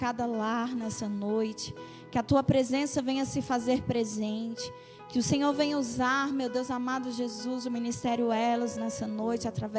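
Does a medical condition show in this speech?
No.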